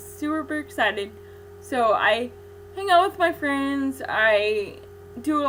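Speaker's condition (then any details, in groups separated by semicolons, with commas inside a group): Cerebral palsy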